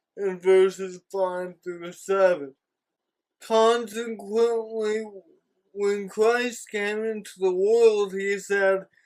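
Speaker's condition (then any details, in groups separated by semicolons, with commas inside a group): Cerebral palsy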